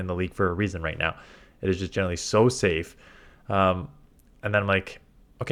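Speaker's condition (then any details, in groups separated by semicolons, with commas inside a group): No condition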